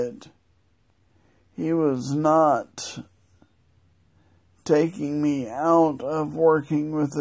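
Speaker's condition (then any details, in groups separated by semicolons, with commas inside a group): Multiple sclerosis; progressive form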